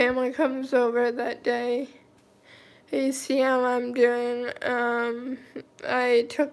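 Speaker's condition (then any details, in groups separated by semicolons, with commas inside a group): Cerebral palsy, mild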